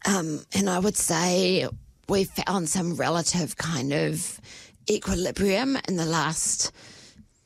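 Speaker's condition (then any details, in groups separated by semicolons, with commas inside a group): Spasmodic dysphonia; lifelong, onset within months after prolonged stress settled, brain-to-voice-box neurological pathway interrupted, prior speech therapy; voice does weird stuff, hard to get right, audibly worse near end of Botox cycle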